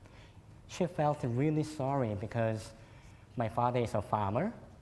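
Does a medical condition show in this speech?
Yes: cleft lip and palate; could not suck breast milk as newborn, fed formula and cow milk.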